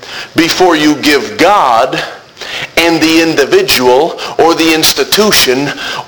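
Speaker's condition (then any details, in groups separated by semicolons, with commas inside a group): No condition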